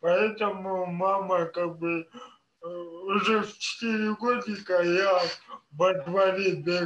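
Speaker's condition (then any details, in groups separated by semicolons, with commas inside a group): Cerebral palsy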